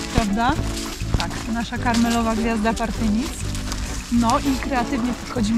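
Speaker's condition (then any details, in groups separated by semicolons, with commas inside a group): No condition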